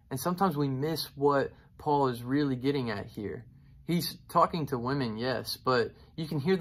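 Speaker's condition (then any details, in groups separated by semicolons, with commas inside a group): No condition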